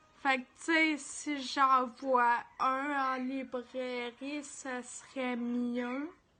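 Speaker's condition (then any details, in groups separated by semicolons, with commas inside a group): Ataxia; degenerative; physiotherapy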